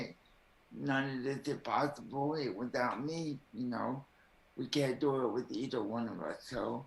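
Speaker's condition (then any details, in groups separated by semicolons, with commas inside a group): Cerebral palsy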